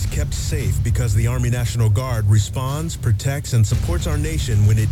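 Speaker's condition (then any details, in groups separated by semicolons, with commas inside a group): No condition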